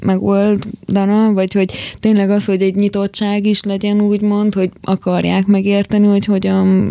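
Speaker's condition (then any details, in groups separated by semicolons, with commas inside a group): Hearing loss, hard of hearing, hearing aids; quiet child, started speaking late, recited nursery rhymes poorly in kindergarten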